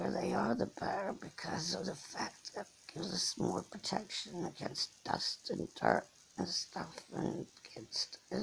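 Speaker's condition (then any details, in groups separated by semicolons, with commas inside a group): Cerebral palsy; from birth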